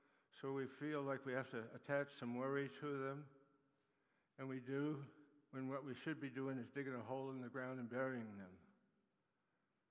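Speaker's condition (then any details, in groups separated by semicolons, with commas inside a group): Parkinson's disease; Parkinson's attacks muscles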